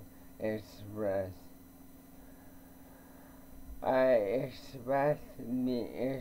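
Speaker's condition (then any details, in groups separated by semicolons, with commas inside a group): ALS; bulbar onset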